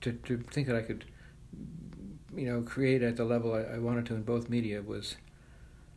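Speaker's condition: Parkinson's disease

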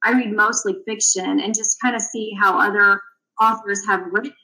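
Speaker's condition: No condition

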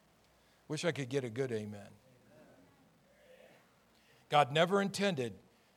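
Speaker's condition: No condition

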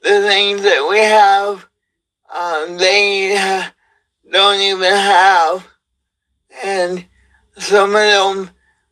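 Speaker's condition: Cerebral palsy; wheelchair user

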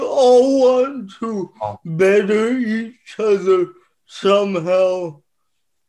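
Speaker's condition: Cerebral palsy; childhood physical therapy, therapist started lifting with ankle weights on dowel bar, therapy became weight training

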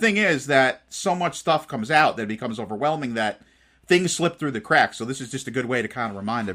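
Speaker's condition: No condition

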